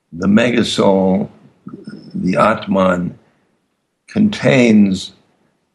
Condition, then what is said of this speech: Aphasia. And here now, as you speak, your words come out slowly.